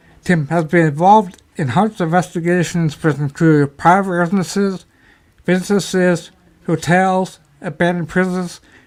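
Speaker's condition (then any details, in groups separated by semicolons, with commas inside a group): Ataxia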